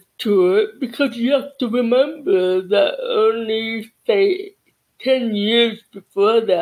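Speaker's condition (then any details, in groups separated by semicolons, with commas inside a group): Cerebral palsy; childhood speech therapy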